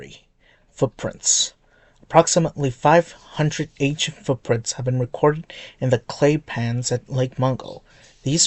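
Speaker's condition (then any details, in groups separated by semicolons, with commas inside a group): No condition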